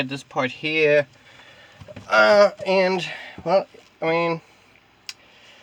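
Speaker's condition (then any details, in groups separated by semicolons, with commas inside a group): No condition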